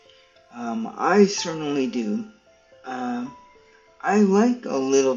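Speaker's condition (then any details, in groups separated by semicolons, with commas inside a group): Cerebral palsy; stiff muscles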